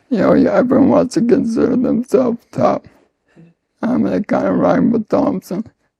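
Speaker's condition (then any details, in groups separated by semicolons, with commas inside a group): ALS; slowly progressing form, arms, legs, voice, lungs affected; voice and lungs affected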